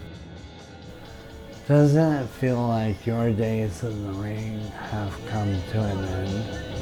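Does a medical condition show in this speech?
Yes: brain injury.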